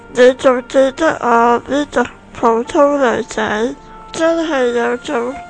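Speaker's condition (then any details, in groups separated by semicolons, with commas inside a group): Spinal muscular atrophy; Type 1, most severe form, diagnosed a few years after birth, progressive loss of movement; writes with two usable fingers, needs mother's help to drink water, not yet on new drug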